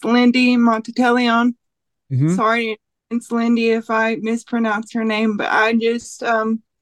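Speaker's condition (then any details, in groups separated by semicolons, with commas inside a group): Cerebral palsy; no speech dictation software at present, would like to have it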